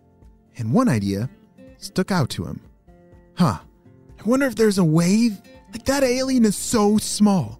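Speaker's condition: No condition

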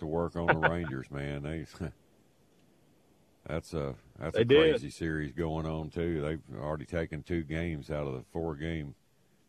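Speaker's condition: No condition

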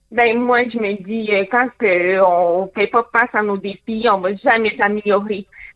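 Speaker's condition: Hearing loss with cochlear implant; born deaf, lip reading helps, used masks with window; phone interview, hearing through cochlear implant; removes implant in water, total silence, phone understanding varies by person

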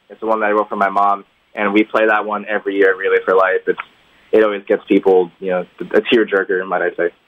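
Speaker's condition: No condition

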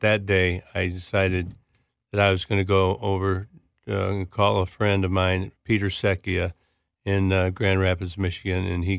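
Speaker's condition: Parkinson's disease; left hand clutching years before diagnosis, anxiety-triggered tremor, movement and coordination affected, diagnosed within two days via Peter Secchia; speech tough, learned voice correction in Big and Loud therapy

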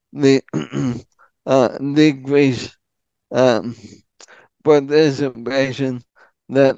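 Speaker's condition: ALS; frequent throat clearing, frequent hesitation fillers, speaks in full sentences

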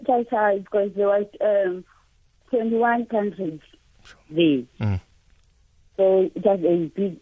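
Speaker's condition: Cerebral palsy; competes in prone adaptive surfing category, needs assistance into the water

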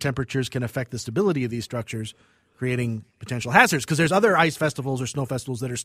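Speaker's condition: No condition

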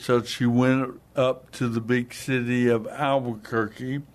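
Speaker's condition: Hemorrhagic stroke, hemorrhagic, basal ganglia

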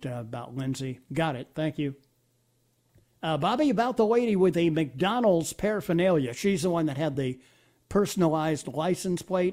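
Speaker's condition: No condition

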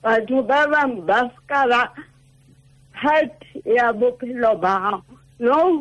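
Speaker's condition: Cerebral palsy; affects speech

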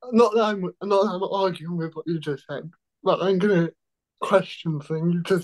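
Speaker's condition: Cerebral palsy

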